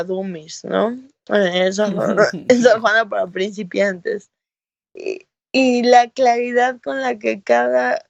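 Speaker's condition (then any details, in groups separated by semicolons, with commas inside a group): Cerebral palsy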